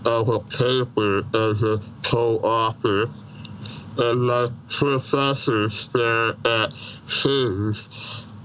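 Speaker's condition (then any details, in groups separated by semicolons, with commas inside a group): Treacher Collins syndrome, severe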